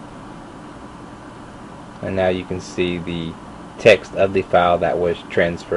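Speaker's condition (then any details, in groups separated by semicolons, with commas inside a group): No condition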